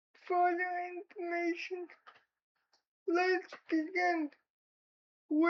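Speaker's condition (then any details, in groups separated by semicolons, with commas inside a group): Cerebral palsy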